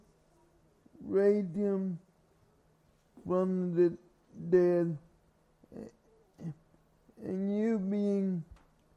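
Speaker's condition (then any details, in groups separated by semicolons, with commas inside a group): Cerebral palsy; carried everywhere by parents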